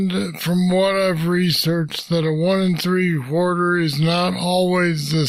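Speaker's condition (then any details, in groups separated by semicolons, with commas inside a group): Parkinson's disease; deep brain stimulators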